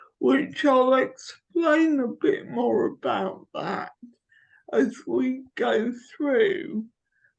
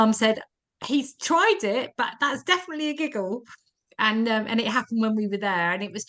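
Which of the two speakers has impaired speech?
The first: cerebral palsy; from birth, affects limbs and neck.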